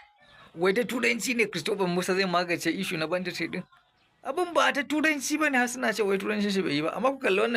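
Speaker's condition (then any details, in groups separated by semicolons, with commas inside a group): No condition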